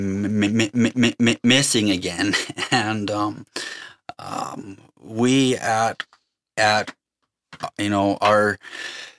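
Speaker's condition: Stutter; lifelong stutter; avoided talking whole life due to stutter; repeated sounds, prolonged sounds, blocks

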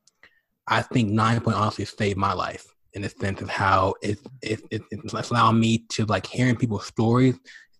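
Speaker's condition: Stutter and lisp; self-practiced slower speech and clearer enunciation; still has stutter, improved through practice since first podcast episode; works on talking slower and enunciating; repeated sounds

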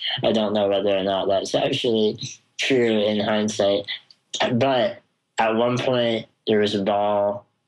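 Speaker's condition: Spinal muscular atrophy; congenital, progressive muscle wasting, wheelchair since about age two

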